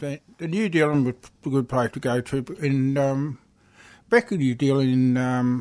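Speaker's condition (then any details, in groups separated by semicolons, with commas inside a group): Deafness; asks others to speak slowly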